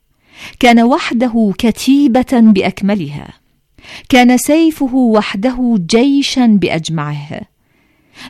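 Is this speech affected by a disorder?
No.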